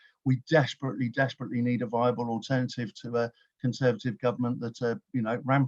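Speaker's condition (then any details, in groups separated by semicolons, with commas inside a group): No condition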